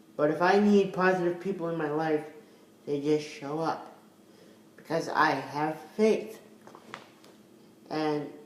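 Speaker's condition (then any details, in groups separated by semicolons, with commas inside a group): Cerebral palsy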